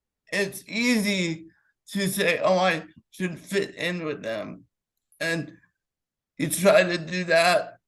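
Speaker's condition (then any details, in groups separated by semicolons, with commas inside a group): Cerebral palsy; clenched fist, unsteady walk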